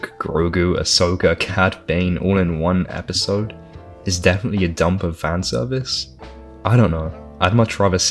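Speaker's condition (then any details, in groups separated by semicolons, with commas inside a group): No condition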